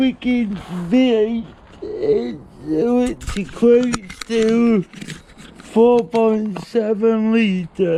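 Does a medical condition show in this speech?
Yes: cerebral palsy.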